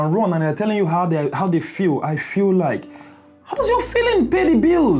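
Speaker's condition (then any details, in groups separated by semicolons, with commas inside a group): No condition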